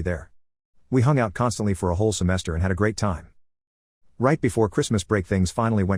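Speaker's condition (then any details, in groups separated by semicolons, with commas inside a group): No condition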